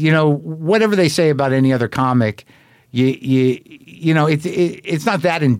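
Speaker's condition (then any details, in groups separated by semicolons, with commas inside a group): No condition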